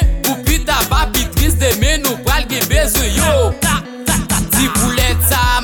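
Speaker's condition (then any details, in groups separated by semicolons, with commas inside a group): No condition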